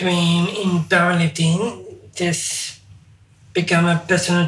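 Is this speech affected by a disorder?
Yes: Down syndrome.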